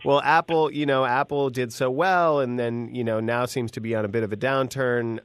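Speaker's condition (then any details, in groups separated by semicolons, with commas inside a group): No condition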